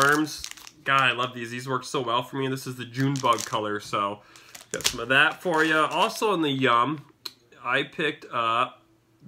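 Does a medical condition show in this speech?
No.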